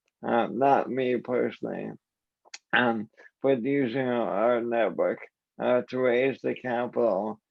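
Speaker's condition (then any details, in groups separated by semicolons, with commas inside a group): ALS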